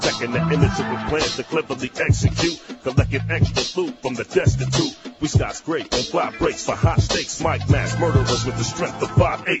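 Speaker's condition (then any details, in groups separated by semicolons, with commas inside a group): No condition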